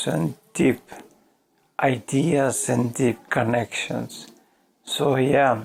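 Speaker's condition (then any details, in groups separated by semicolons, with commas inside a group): ALS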